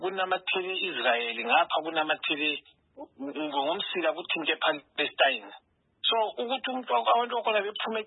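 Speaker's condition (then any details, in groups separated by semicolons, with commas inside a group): No condition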